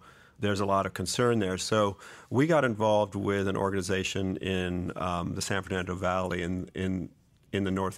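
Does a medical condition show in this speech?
No.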